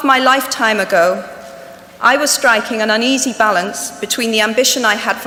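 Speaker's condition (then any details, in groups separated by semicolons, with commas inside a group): No condition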